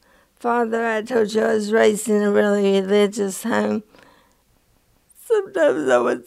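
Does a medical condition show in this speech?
Yes: Parkinson's disease; onset early 50s, first full-body tremor with fall, Requip for years, symptom-free, dose increased; taken off Requip, tremors much worse, trouble walking, recently got cane, uses walker.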